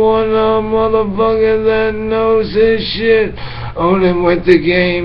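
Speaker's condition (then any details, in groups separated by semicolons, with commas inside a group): Traumatic brain injury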